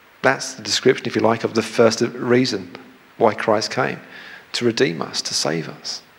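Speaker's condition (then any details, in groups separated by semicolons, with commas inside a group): No condition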